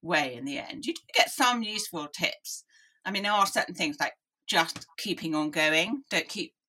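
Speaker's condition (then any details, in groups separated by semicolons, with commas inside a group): Deafness; analog hearing aids in childhood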